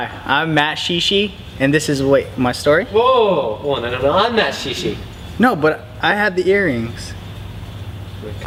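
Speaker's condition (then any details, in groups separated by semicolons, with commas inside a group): No condition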